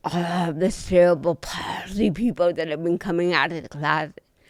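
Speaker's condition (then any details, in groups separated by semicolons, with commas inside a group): Dystonia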